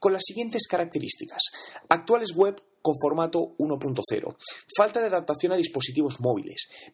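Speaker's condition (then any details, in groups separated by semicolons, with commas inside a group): No condition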